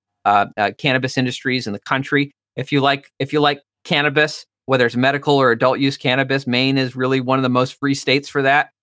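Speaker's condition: No condition

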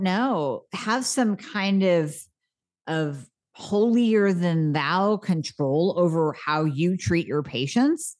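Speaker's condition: No condition

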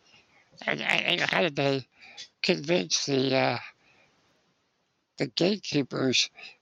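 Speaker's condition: Spinal muscular atrophy; muscle weakness

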